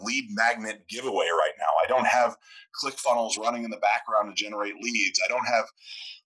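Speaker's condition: No condition

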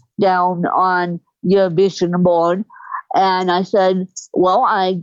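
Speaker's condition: Cerebral palsy; another back surgery planned to remove metal

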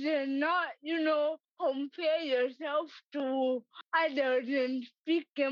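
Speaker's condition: Cerebral palsy; present from birth

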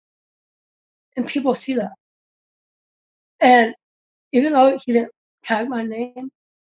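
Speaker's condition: Down syndrome; congenital

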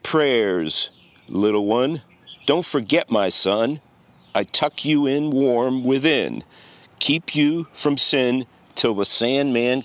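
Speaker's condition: No condition

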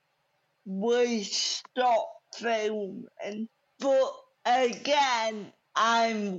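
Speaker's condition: Cerebral palsy; no wheelchair use

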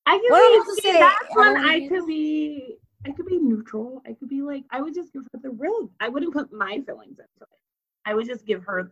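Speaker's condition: No condition

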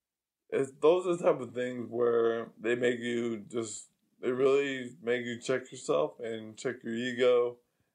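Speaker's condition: ALS; diagnosed after progressive weakness and drop in football performance

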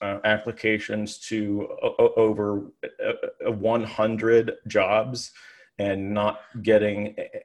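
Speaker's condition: Stuttering; stutter since birth, many rounds of therapy, practices speech technique and self-image work; stutter persists, better some days, varies with focus and tiredness; obvious stutter, cannot be hidden, needs full mental focus on speaking, physically exhausting, harder with distractions; prolonged sounds, blocks

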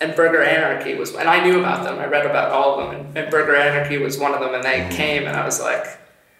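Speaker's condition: No condition

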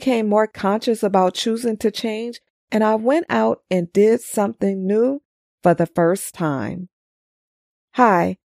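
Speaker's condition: No condition

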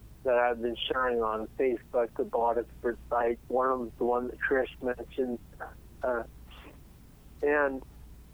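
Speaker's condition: Cerebellar ataxia; leg neuropathy pain

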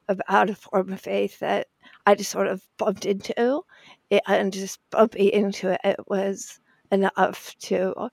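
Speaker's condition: Spasmodic dysphonia; vocal cord disorder

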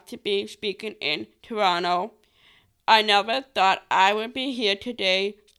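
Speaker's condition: Down syndrome; accent from condition, fears not being understood, tries again speaking clearer and louder

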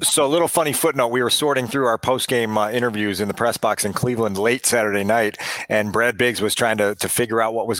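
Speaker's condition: No condition

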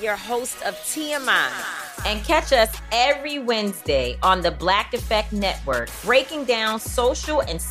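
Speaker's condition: No condition

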